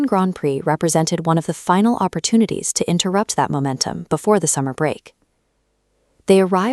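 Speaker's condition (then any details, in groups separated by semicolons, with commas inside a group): No condition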